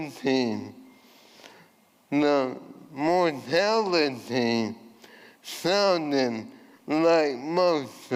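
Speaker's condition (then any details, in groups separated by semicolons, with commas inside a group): ALS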